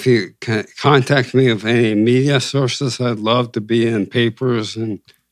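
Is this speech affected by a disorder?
Yes: ALS; limb onset ALS, left foot drop, back surgery for presumed pinched nerve, symptoms accelerated afterward; diagnosed a few months ago, prognosis two to five years, cannot walk unsupported, about 15 supplements.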